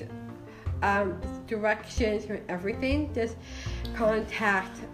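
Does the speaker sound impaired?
Yes: Down syndrome.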